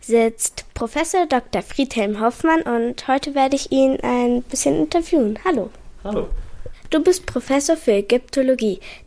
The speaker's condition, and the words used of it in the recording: None; typical speech.